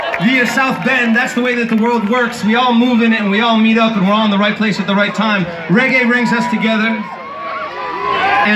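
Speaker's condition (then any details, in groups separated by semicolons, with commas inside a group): No condition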